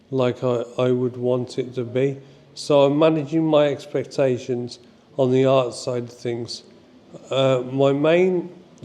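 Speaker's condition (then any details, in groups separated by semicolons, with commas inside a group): Motor neurone disease; ALS type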